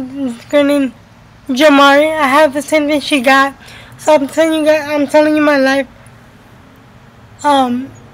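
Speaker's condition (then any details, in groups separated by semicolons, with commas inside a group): Cerebral palsy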